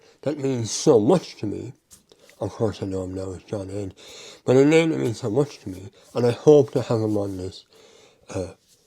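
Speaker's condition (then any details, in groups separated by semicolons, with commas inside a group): Mouth cancer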